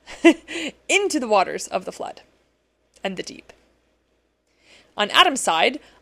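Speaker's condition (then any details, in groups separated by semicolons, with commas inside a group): No condition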